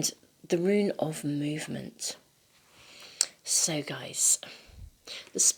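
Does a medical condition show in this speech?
No.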